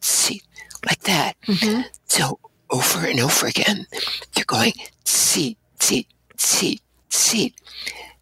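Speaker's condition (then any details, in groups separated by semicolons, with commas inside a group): Abductor spasmodic dysphonia; voice lost shouting over rock music, diagnosed Fresno State, two damaging surgeries, last 12 years ago; breathy voice, staccato speaking style, shaky tremor when syllables lengthened, voice worse during university years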